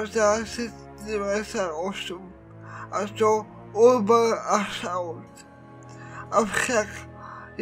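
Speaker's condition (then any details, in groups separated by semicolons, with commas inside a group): Cerebral palsy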